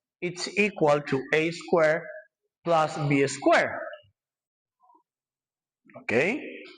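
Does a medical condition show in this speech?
No.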